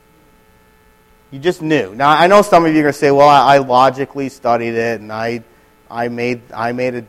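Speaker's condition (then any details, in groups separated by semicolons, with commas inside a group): No condition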